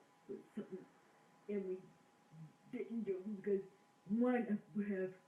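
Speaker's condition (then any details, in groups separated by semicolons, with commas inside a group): Cerebral palsy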